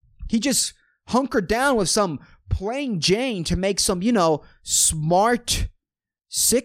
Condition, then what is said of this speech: None; typical speech.